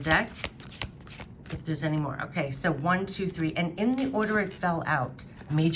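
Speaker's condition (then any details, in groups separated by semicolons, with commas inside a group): No condition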